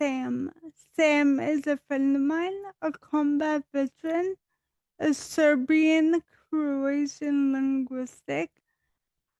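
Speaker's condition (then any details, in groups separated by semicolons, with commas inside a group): Dystonia; dystonia from infancy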